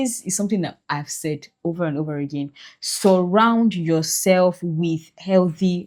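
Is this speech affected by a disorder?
No.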